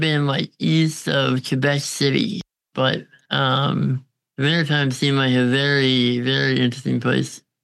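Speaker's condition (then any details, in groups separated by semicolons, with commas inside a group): Congenital muscular dystrophy; goes downtown on own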